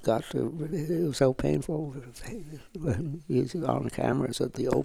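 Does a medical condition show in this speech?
Yes: Parkinson's; diagnosed about 50 years ago, first sign wrist tremor; symptoms grown tougher over time, on medication under Dr. Fawn, specialist in New York.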